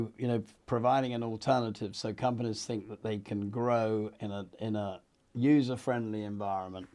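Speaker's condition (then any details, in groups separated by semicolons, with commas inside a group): No condition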